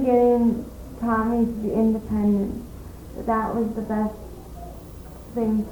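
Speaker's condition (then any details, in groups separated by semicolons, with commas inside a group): Cerebral palsy; speaks fluently with few pauses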